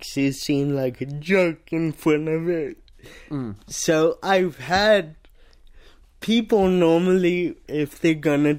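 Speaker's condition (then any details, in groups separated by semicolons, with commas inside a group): Cerebral palsy; says cannot do voices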